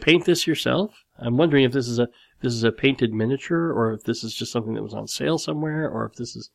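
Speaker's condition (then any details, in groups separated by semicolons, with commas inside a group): Cleft lip and palate; series of plastic surgeries for repair, skull bone chips grafted to reconstruct nose around age 12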